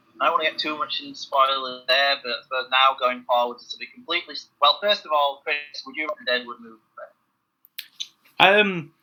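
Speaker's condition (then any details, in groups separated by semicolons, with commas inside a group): No condition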